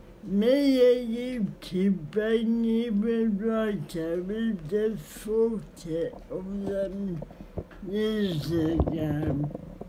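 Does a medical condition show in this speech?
Yes: cerebral palsy; spastic.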